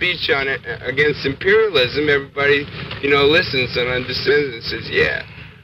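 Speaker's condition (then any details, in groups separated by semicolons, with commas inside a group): No condition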